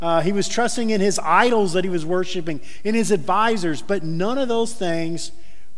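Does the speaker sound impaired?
No.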